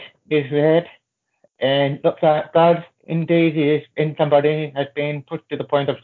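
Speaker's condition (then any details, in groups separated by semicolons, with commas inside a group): Deafness, born deaf, profound hearing loss, severe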